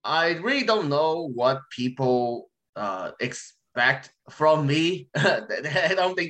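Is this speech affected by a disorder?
No.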